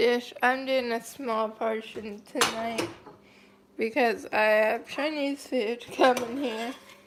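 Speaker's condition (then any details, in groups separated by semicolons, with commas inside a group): Cerebral palsy, mild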